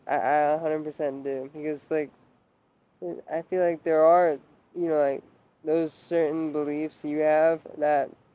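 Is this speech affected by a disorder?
Yes: traumatic brain injury.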